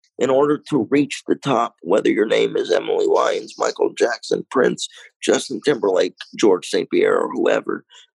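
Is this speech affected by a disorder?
Yes: cerebral palsy, mild.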